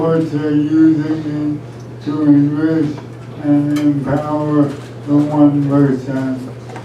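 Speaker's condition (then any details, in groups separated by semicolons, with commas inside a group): ALS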